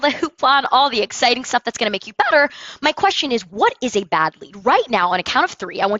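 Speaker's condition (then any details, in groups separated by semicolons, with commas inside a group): No condition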